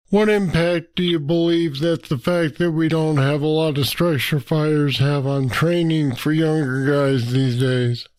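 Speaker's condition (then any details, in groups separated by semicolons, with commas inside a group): Parkinson's disease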